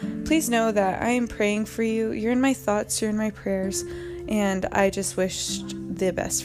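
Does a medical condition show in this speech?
No.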